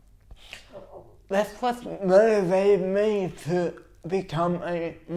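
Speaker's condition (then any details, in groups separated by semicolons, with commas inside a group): Cerebral palsy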